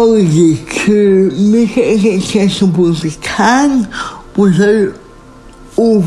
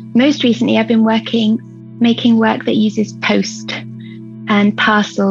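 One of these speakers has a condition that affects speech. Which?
The first: speech impairment.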